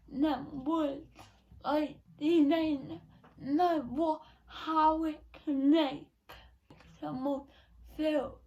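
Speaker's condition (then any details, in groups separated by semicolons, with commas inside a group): Cerebral palsy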